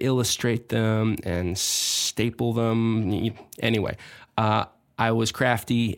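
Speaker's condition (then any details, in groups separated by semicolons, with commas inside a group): Stutter; stutter since childhood, self-described as speech disability; recording alone in studio, fluent speech maintained below typical rate; stutters and gets stuck at typical rate, harder in person, sings without stuttering, gets stuck on punchlines; prolonged sounds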